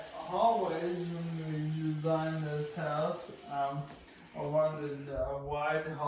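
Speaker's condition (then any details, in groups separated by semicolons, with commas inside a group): ALS; past early stages, needs lift chair, eye-gaze device; starting to lose voice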